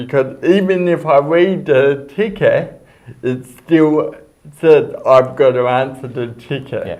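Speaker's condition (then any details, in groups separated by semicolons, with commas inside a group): Cerebral palsy; speech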